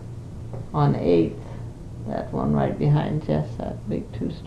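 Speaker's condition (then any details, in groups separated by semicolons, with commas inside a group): Parkinson's; not very able to do much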